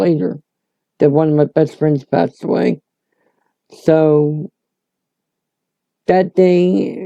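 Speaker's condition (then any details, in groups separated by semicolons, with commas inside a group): Cerebral palsy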